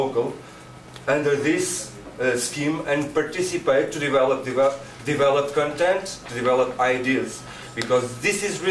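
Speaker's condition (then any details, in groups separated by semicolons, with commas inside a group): No condition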